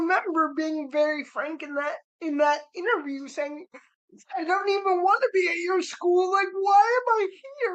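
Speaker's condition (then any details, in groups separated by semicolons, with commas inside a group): Cerebral palsy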